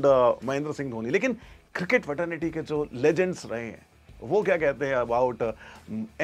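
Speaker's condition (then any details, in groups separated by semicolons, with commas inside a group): No condition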